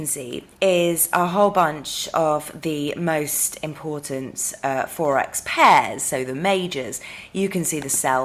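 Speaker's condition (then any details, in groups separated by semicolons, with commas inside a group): No condition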